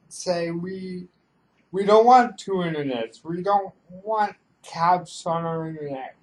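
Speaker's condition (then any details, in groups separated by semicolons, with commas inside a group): Cerebral palsy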